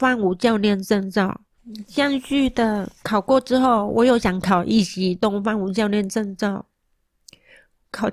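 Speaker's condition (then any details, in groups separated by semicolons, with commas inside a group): Moderate-to-severe hearing loss; car accident with seven days bedridden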